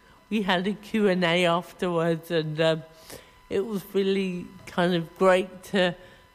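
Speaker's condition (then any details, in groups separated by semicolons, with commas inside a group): Cerebral palsy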